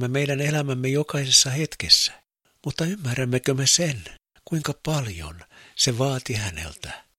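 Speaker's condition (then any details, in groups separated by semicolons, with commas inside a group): No condition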